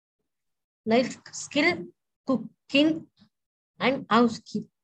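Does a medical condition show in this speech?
Yes: Down syndrome; extra chromosome, diagnosed around 4th month after birth, developmental delays, early intervention, physiotherapy, speech therapy; age 29; short simple sentences, some ungrammatical phrasing, mother rephrases questions for her.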